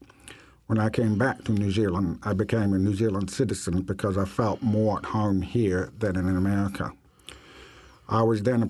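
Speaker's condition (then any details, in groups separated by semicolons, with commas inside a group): Deafness; diagnosed at 8 years old, attended Atlanta Speech School and Druid Hills High School in America until 16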